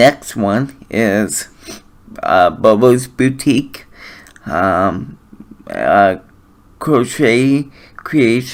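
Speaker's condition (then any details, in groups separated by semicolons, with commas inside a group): Cerebral palsy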